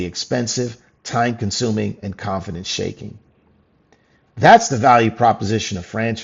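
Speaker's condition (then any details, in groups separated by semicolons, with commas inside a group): No condition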